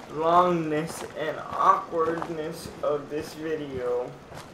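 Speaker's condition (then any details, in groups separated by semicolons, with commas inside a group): Cerebral palsy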